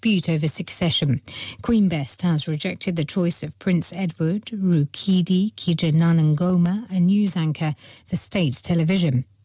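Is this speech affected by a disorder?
No.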